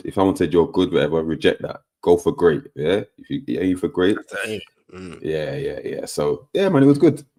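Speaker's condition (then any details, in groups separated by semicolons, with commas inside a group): No condition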